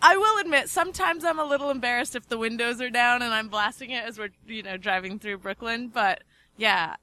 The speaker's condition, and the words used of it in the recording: No condition.